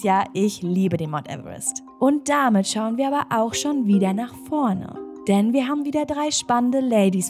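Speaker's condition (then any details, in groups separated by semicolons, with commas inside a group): No condition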